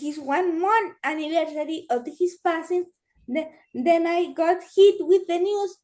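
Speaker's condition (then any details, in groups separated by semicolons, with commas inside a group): Cerebral palsy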